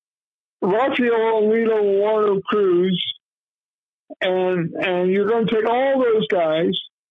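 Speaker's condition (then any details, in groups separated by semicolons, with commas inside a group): Cerebral palsy; lifelong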